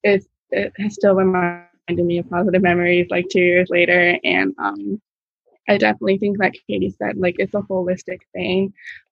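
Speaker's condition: Profound bilateral hearing loss, bilateral sensorineural, progressive; normal hearing at birth likely

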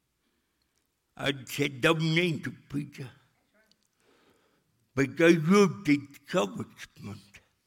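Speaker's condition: Cerebral palsy; first word at age five

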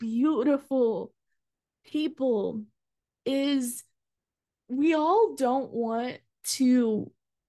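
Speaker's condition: Stuttering; stumbles on own name, now stutters freely without guarding speech; prolonged sounds, blocks

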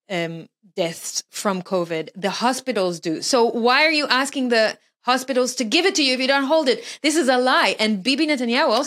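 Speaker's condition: No condition

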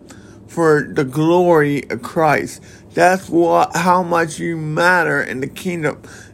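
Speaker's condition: Cerebral palsy

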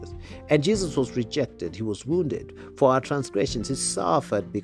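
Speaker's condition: No condition

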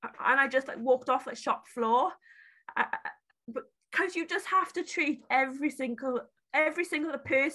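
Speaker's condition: Stutter; never able to express self vocally, stutter affects business communication massively; stutter strongly affected by pandemic; stutters more when anxious or excited, rarely with partner Josh, word and sound repetitions, fillers like uh; blocks

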